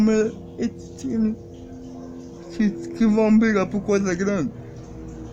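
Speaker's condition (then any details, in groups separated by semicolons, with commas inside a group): Cerebral palsy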